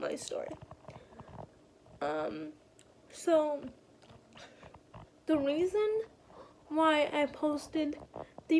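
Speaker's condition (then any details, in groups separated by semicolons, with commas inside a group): Cerebral palsy; spastic, uses wheelchair; not fully independent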